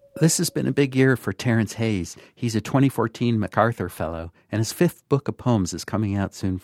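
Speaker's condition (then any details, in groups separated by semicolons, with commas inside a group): No condition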